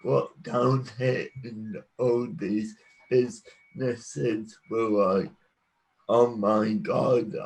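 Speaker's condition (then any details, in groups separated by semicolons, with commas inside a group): Cerebral palsy; cerebral palsy from birth; walking and talking; predicted never to talk, now talks, works as public speaker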